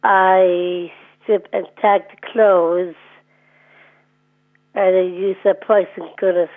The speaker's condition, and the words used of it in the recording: Down syndrome. You get up, you sound so happy, you sound so bubbly.